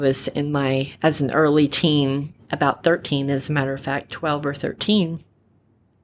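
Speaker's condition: Repaired cleft palate; no cleft lip

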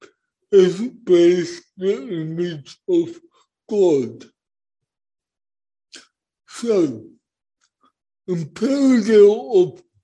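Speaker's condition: Cerebral palsy; listeners get used to it

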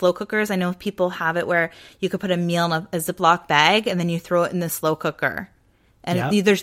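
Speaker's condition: No condition

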